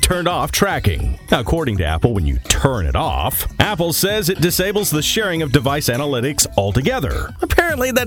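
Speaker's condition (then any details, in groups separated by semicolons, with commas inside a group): No condition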